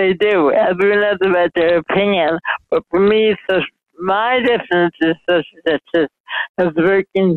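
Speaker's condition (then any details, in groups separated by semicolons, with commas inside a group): Mild cerebral palsy; speech affected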